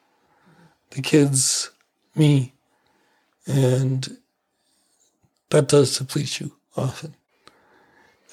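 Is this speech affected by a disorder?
Yes: ALS; familial ALS, feeding tube surgery, lost use of one hand, aspiration pneumonia ER visit; voice slightly altered, facial and jaw changes, no slurring, stuck secretions impair voice and swallowing, worse in dry Calgary, better when humid.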